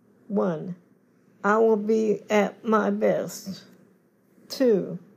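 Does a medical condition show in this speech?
Yes: cerebral palsy; confined to wheelchair.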